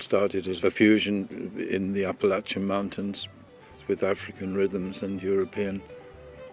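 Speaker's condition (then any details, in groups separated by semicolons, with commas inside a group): No condition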